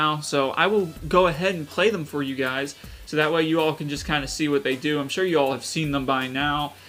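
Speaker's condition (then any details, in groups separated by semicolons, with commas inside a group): No condition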